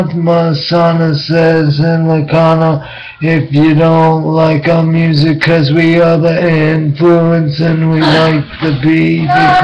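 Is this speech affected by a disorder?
Yes: brain injury.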